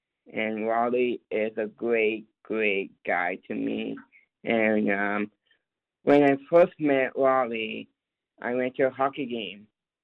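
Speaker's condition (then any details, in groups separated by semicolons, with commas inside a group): Down syndrome; lives independently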